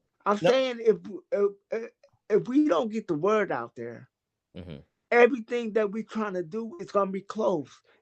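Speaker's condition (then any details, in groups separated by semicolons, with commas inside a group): Cerebral palsy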